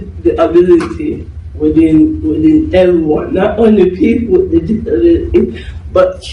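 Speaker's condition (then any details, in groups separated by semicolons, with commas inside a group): Cerebral palsy; left side affected; voice damaged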